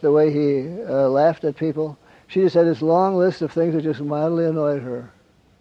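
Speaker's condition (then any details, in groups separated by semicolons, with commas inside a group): Parkinson's; wakes at night, gets up around 3 am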